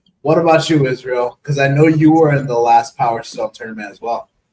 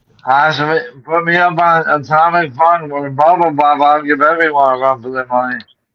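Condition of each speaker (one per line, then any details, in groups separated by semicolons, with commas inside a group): No condition
ALS; diagnosed about a month ago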